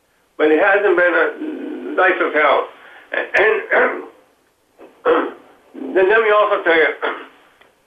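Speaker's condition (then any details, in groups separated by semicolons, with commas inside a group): Parkinson's disease; stutter since at least college years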